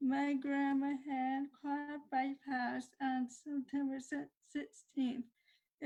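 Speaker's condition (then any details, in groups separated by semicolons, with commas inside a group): Cerebral palsy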